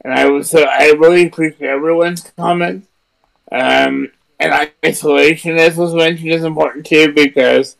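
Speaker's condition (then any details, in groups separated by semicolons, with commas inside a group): Cerebral palsy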